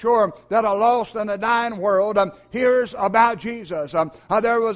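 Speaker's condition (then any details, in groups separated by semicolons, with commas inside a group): No condition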